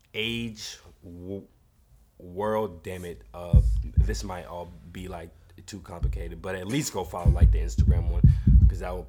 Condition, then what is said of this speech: Stuttering. And when we got done with it, plus I heard how much I stuttered on it, which, you feel me, like I will stutter like on this podcast, probably.